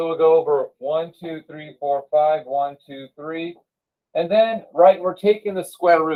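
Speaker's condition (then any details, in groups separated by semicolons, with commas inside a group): No condition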